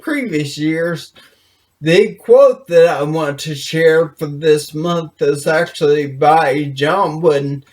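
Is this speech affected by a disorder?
Yes: brain injury.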